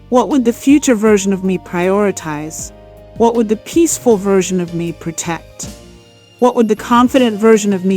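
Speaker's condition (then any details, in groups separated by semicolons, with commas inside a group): No condition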